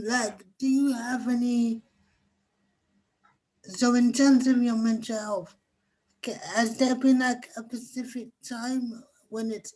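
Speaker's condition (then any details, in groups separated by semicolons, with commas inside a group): Cerebral palsy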